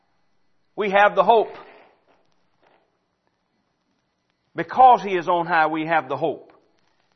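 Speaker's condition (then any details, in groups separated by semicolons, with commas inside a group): No condition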